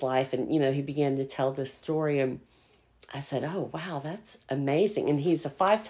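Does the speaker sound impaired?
Yes: cleft palate; congenital.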